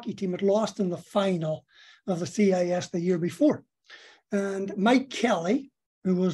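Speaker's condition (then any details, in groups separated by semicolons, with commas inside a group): No condition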